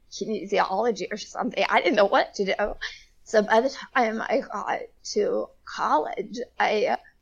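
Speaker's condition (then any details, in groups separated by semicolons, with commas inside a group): Spasmodic dysphonia; part of dystonia throughout body, onset as teenager in drama club, diagnosed in college, past Botox injections into vocal cords; voice cracking, may sound nervous, injections caused muteness for a month then very soft voice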